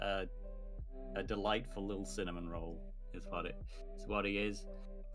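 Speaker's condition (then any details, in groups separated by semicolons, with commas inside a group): No condition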